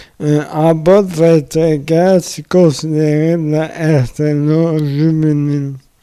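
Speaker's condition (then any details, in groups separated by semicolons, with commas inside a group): Amyotrophic lateral sclerosis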